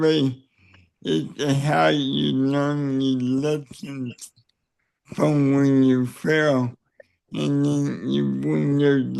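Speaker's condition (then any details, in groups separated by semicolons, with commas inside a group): Cerebral palsy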